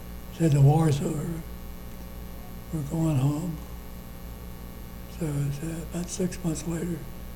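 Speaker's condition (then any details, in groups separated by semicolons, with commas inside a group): Parkinson's disease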